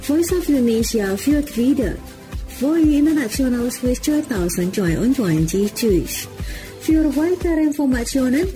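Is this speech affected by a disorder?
No.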